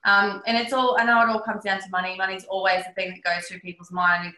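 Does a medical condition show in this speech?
No.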